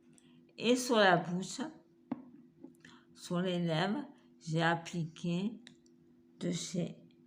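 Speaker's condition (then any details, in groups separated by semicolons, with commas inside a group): Multiple sclerosis; wheelchair, hand difficulties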